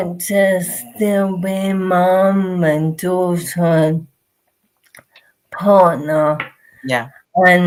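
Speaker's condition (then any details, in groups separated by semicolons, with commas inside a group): Motor neurone disease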